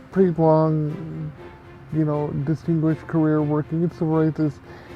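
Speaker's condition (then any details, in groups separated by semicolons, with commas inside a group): Cerebral palsy; from birth, full support getting up and showering; some support at work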